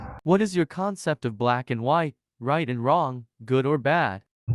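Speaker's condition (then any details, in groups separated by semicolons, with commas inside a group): No condition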